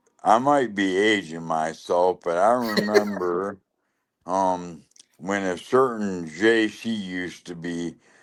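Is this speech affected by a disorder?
Yes: lou Gehrig's disease (ALS).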